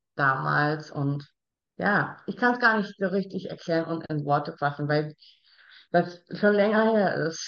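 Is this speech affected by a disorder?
Yes: Down syndrome; BUK signing-supported communication used heavily in early childhood through family.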